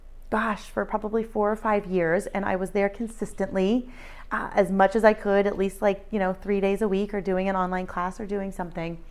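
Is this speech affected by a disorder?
No.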